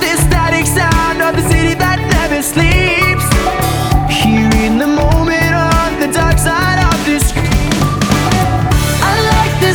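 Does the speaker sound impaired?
No.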